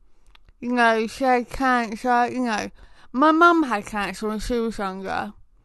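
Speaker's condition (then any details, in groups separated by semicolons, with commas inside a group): Tongue cancer; oral cancer starting as tongue patch, spread to neck lymph nodes, HPV suspected trigger, late presentation; chemotherapy, no spread beyond lymph nodes, windpipe clear on x-ray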